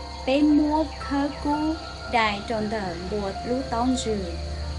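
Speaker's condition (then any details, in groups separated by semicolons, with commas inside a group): No condition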